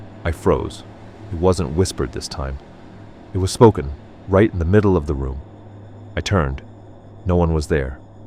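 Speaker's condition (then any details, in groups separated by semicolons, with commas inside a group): No condition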